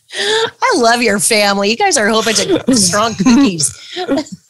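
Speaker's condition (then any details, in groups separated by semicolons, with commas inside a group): No condition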